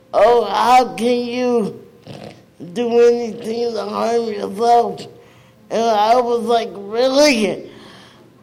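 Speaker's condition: Cerebral palsy; never received needed therapy

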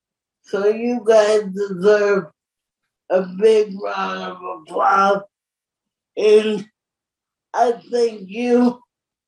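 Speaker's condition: Cerebral palsy; born very premature

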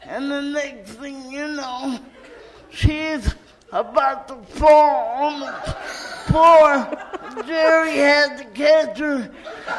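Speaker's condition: Cerebral palsy; wheelchair user

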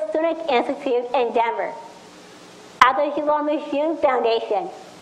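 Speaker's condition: Down syndrome; extra chromosome; speech problems

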